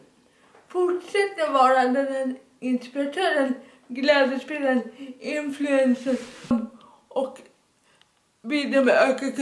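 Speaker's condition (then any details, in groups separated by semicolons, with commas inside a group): Dyskinetic cerebral palsy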